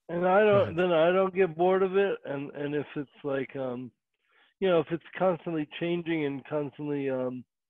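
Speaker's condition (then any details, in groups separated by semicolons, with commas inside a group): Cerebral palsy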